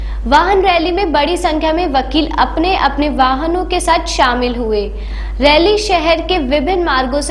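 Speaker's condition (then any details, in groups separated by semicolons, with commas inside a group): No condition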